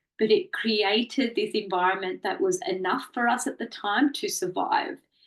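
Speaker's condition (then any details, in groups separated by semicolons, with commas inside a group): No condition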